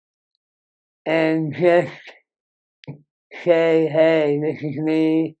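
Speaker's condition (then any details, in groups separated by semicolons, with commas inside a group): Moebius syndrome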